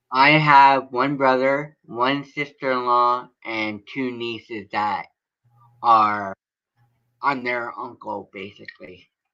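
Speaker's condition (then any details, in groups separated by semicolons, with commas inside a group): Cerebral palsy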